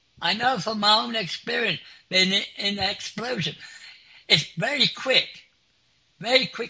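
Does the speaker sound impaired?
Yes: clinically deaf; clinically deaf since school age, could not follow unfamiliar Suffolk slang.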